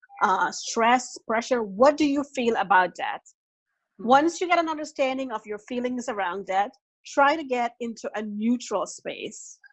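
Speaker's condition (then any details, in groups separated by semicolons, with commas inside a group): No condition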